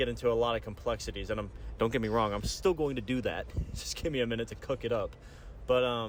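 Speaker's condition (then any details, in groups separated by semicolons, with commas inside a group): No condition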